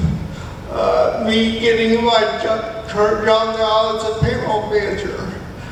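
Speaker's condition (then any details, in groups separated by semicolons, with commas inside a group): Cerebral palsy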